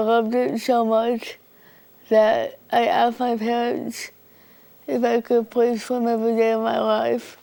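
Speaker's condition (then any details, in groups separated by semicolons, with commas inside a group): Cerebral palsy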